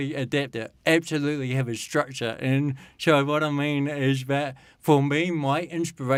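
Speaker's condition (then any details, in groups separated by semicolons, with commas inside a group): Cerebral palsy; speech impediment, like an accent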